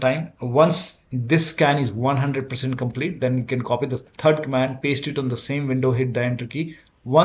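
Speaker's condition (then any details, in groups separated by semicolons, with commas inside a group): No condition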